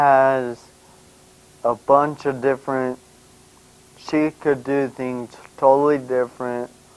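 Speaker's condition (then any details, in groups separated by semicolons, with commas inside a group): Brain injury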